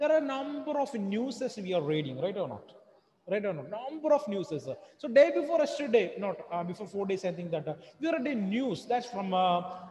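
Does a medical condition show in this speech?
No.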